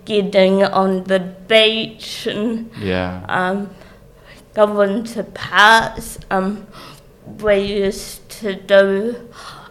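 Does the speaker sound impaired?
Yes: cerebral palsy; born with cerebral palsy, damage to brain area controlling muscle and movement, childhood physiotherapy and speech therapy, stopped at intermediate; uses wheelchair, difficulty with coordination; speech obviously affected.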